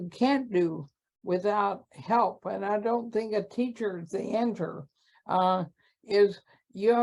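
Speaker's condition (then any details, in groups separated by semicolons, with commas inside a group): ALS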